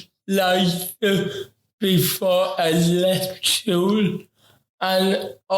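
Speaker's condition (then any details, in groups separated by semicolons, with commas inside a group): Ataxic cerebral palsy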